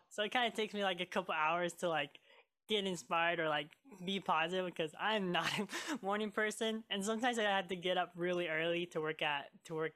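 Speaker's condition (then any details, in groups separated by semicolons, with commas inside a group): Cleft lip and palate; lip scar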